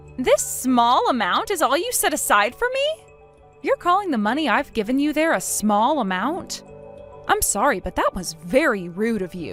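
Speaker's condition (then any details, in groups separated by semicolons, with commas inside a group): No condition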